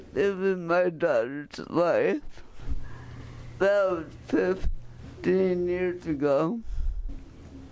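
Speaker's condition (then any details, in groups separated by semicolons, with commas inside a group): Cerebral palsy; since birth, scooter for mobility through Medicare given about 15 years ago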